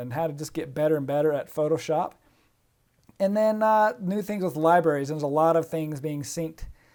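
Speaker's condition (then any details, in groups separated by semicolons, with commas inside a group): No condition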